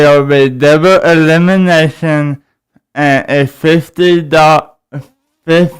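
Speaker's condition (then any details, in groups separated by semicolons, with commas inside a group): Cerebral palsy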